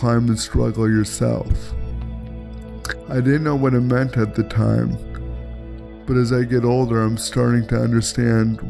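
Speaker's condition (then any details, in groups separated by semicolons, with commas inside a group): Cerebral palsy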